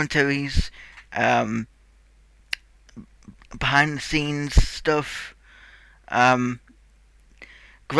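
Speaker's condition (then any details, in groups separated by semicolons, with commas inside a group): Cerebral palsy; tight muscles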